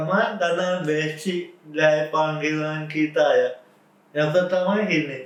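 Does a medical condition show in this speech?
Yes: cerebral palsy.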